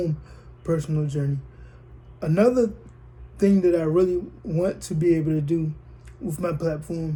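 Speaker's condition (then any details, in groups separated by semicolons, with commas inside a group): Cerebral palsy, spastic diplegia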